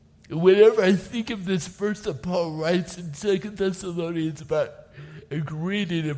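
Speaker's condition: Cerebral palsy; rare muscle and nerve disease onset eighth grade

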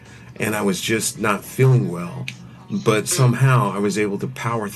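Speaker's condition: No condition

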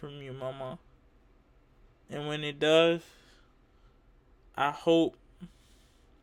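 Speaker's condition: Cerebral palsy; uses wheelchair

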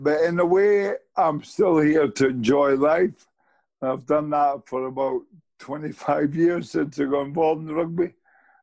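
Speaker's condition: Motor neurone disease; climbs stairs

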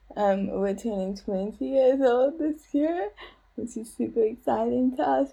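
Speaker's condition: Cerebral palsy; age 29

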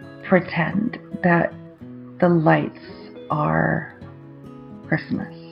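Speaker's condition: Aphasia after stroke; aphasia improving

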